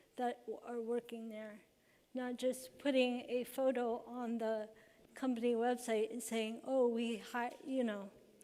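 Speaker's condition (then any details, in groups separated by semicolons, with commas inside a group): Cerebral palsy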